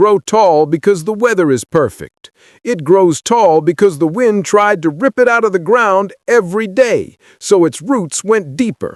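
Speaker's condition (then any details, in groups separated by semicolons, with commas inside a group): No condition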